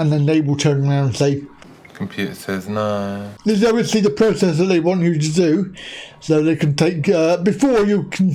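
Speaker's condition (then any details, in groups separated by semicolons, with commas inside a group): Cerebral palsy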